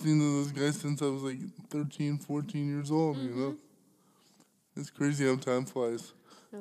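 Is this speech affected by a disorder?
Yes: cerebral palsy; cannot stand unaided, needs others holding upright, urinates seated into bottle, medical cannabis card in Canada.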